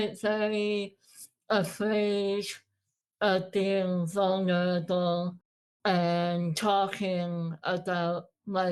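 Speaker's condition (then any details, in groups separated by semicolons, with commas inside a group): Moebius syndrome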